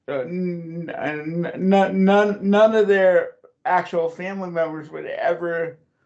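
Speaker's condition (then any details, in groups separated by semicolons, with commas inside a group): Cerebral palsy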